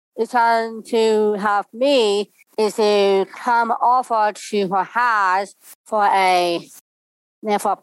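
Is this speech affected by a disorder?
Yes: Down syndrome; congenital.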